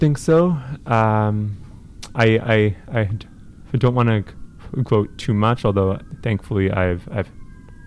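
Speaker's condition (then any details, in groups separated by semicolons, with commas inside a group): Stuttering; persisting into adulthood, no cure, managed, no family history, past blocks up to 30 seconds; always stutters, varies by day and week, no clear pattern, retimes breaths, Israeli Zoom support group; more when nervous, less when angry, tends not to block when singing, uncoordinated breathing contributes; repeated words, prolonged sounds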